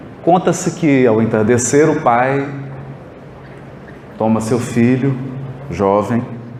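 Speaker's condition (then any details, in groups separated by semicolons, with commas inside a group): No condition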